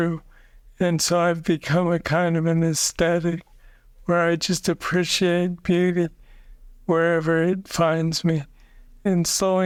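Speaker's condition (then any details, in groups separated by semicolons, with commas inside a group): Parkinson's disease; voice affected, slurred speech early after onset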